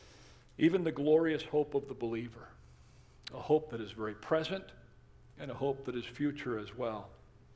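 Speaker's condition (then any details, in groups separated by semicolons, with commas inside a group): No condition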